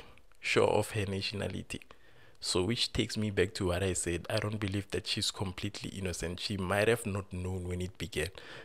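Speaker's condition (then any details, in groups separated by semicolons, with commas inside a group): No condition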